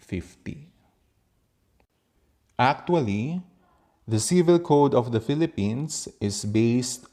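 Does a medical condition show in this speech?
No.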